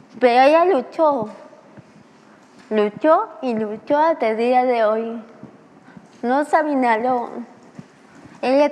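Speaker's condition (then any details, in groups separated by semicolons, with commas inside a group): Cerebral palsy; began speaking at age six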